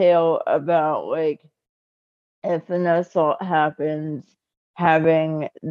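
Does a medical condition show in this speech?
Yes: cerebral palsy.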